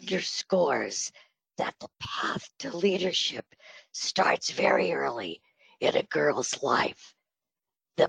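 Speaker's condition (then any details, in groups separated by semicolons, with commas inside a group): Spasmodic dysphonia; on Botox treatment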